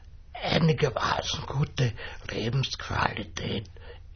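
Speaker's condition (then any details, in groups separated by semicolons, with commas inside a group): Dystonia with speech disorder; can only speak slowly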